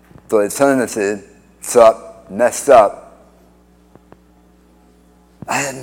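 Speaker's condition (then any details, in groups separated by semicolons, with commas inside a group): Speech impediment after cancer surgery; speech impediment from reconstructed tongue tied to mouth floor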